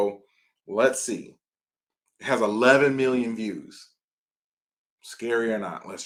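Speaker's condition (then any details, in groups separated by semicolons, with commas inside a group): No condition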